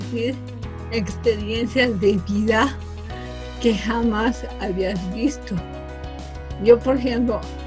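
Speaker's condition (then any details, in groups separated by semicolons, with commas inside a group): Cerebral palsy from birth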